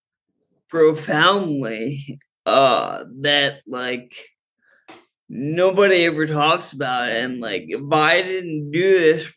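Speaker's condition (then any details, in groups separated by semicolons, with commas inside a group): Friedreich's ataxia; normal childhood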